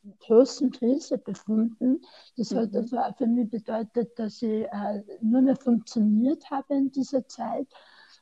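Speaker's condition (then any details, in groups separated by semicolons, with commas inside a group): Speech impairment after tongue cancer, mild; slightly limited, tends to speak fast, sometimes unclear, Austrian dialect, hard to understand without seeing face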